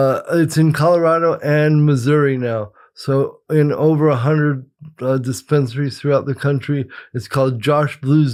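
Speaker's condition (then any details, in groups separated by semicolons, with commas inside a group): Cerebral palsy; present from birth; plays soccer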